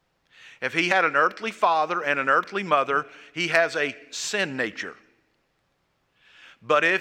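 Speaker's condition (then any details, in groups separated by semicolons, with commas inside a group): No condition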